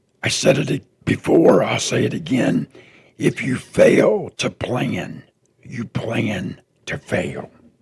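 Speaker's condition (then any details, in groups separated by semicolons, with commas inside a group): Throat cancer; tracheostomy tube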